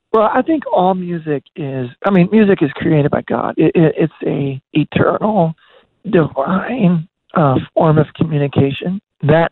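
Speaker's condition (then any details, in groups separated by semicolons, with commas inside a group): Voice disorder; progressive voice disorder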